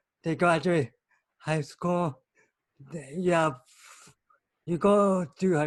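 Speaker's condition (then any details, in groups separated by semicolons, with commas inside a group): Cerebral palsy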